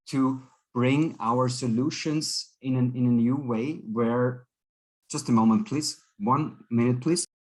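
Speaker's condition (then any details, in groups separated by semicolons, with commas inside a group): No condition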